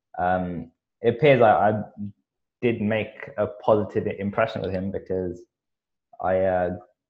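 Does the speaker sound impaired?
Yes: stutter; pauses a bit, blocks at certain points; here prolonged sounds, blocks.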